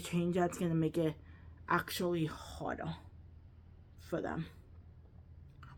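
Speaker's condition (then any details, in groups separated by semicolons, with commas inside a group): Cerebral palsy, quadriplegic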